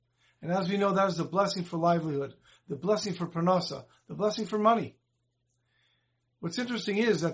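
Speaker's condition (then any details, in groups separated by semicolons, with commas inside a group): No condition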